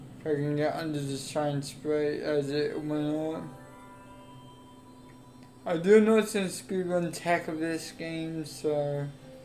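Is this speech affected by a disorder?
Yes: cerebral palsy; affects legs.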